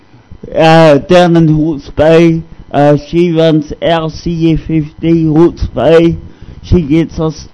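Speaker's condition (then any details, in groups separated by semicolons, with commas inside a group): Cerebral palsy; discovered at age 2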